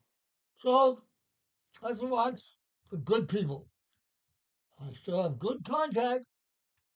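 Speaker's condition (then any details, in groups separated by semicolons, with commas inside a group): Parkinson's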